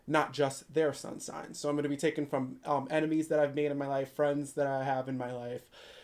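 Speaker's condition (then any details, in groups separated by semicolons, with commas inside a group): No condition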